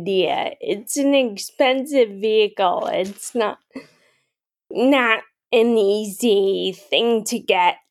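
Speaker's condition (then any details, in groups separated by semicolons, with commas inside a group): Friedreich's ataxia; over 10 years since diagnosis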